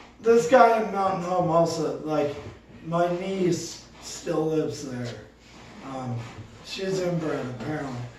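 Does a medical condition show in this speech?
Yes: cerebral palsy; movement disorder since childhood.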